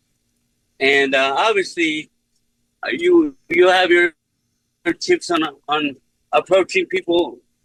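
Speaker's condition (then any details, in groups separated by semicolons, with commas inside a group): Cerebral palsy; speech unaffected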